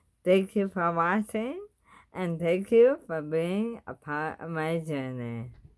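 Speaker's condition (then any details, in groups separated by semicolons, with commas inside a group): Bulbar ALS, bulbar onset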